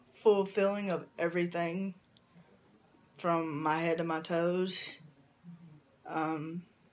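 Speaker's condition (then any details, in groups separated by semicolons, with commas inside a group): Cerebral palsy; from birth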